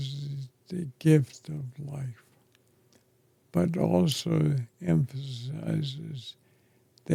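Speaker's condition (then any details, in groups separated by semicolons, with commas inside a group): ALS; affects chest and throat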